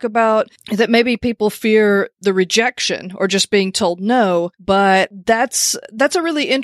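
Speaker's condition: No condition

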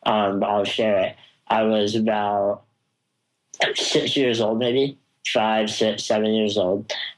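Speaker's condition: Spinal muscular atrophy; jaw and tongue weakness affects talking, may be difficult to understand, described as mumbly

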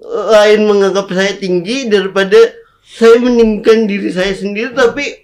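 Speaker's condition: Cerebral palsy; speaking is difficult

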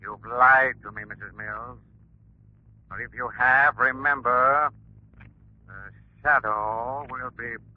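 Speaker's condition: No condition

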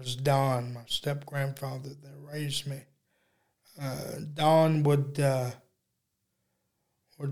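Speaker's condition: Cerebral palsy; uses electric wheelchair

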